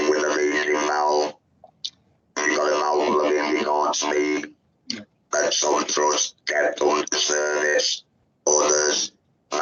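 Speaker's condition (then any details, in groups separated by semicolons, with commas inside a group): Laryngectomy; laryngectomy for larynx cancer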